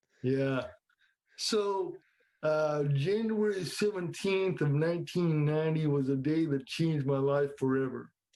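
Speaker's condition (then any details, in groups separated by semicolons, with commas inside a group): Cerebral palsy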